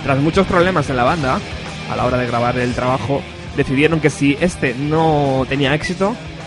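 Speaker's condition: No condition

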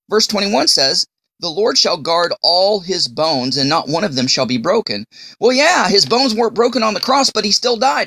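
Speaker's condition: No condition

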